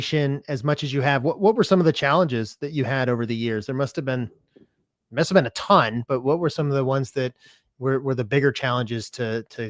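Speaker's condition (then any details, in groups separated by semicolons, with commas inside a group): No condition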